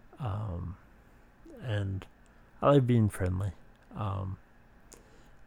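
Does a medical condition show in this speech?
Yes: speech impediment.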